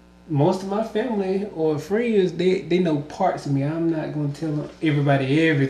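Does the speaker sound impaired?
No.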